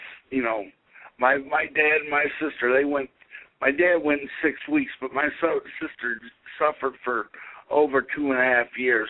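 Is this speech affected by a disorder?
Yes: cerebral palsy; severe muscle spasms, spastic legs, uses wheelchair; able to speak.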